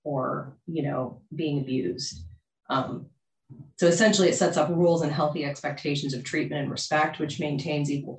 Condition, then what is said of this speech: None; typical speech.